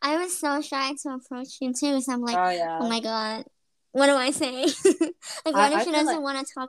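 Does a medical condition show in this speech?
Yes: cleft lip and palate.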